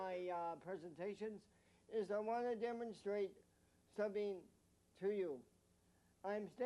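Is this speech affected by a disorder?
Yes: mild cerebral palsy.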